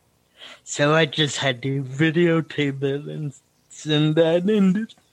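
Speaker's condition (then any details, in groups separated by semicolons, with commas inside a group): Cerebral palsy; speaking time predictable on stage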